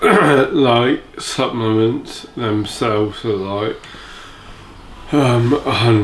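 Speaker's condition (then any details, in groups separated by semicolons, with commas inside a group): Motor neurone disease; affects speech and walking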